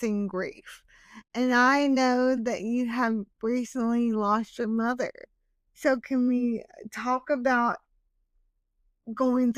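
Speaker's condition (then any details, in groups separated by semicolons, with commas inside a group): Hemiplegic cerebral palsy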